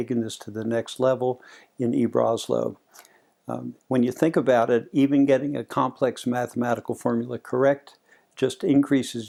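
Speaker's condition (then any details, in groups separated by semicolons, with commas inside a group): No condition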